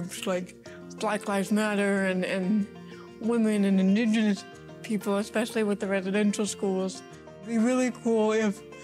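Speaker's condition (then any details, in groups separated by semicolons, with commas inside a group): Cerebral palsy; some speech affected, childhood speech therapy, newborn breathing help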